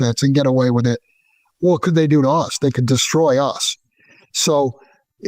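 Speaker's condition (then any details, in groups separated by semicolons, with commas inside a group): No condition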